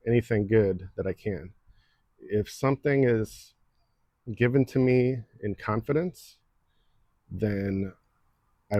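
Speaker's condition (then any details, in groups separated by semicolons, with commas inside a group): No condition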